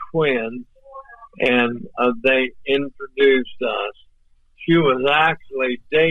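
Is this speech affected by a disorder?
Yes: ALS; voice off but clear and understandable.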